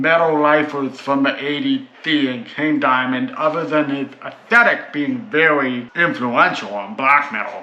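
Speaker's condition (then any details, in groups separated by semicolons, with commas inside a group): Cerebral palsy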